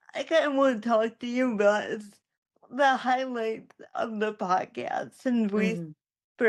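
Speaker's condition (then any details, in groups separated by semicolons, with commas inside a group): Cerebral palsy; spastic, ataxic features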